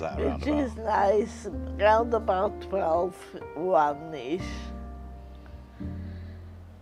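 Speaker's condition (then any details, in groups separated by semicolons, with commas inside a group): Multiple sclerosis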